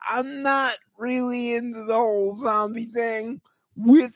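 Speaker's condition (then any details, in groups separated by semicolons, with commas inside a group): Cerebral palsy; voice always shot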